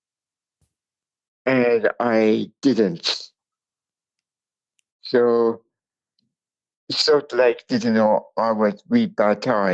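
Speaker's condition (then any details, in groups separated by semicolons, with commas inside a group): Cerebral palsy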